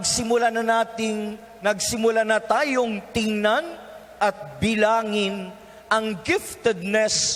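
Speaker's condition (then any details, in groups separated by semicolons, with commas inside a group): No condition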